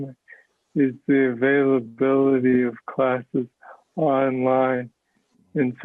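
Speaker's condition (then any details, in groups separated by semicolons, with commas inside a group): Parkinson's disease; speech sounds like mush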